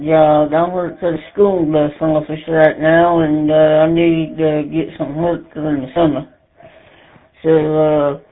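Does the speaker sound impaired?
Yes: speech impediment; sometimes pronounces things wrong, name misheard over radio net.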